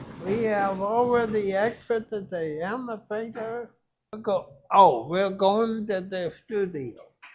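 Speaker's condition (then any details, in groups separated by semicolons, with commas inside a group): Cerebral palsy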